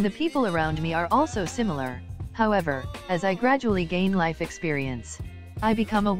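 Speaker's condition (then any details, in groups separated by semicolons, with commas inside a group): No condition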